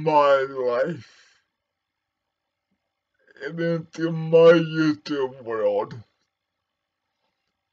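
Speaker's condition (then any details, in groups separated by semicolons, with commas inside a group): Cerebral palsy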